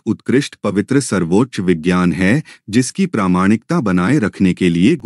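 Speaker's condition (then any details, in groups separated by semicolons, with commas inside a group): No condition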